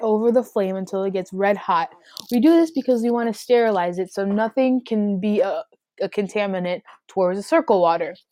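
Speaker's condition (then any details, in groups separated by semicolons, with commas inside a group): No condition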